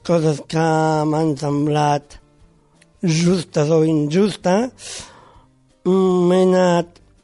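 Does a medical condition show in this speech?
Yes: Down syndrome; congenital, born with it, extra chromosome, age 45.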